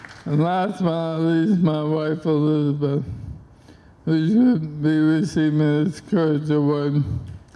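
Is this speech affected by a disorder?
Yes: ALS; onset left hand and arm.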